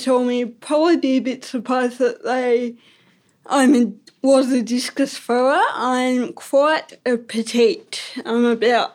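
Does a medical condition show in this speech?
Yes: ataxic cerebral palsy; birth trauma.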